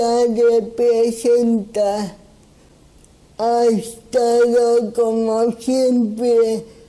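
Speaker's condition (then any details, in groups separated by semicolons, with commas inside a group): Cerebral palsy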